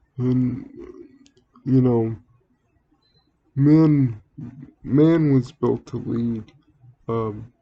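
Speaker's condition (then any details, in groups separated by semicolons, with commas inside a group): Cerebral palsy; speaks relatively well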